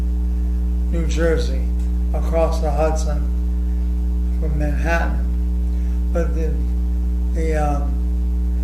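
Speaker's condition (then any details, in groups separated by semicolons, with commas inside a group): ALS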